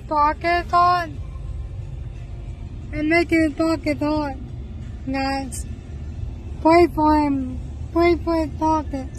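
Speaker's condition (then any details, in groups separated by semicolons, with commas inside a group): Cerebral palsy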